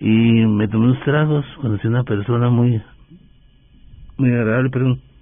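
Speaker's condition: Parkinson's disease; loss of strength

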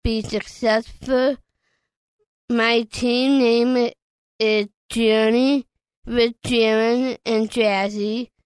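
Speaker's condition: Down syndrome; age 24

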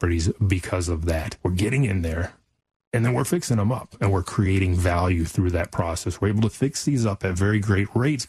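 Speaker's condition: No condition

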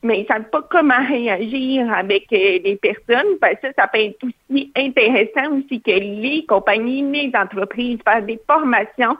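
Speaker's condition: Hearing loss, cochlear implant; hard of hearing, cochlear implant surgery at age four; uses interpreters and special education support, relies on lip reading, masks hinder understanding

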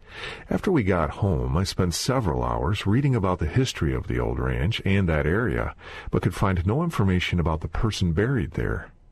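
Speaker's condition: No condition

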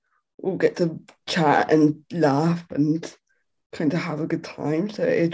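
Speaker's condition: Quadriplegic cerebral palsy; present from birth, muscles move uncontrollably

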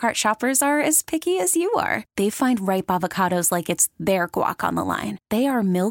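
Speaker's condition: No condition

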